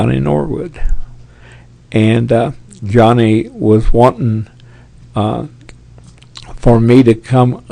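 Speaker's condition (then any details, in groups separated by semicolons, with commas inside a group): Parkinson's; tremors as early symptom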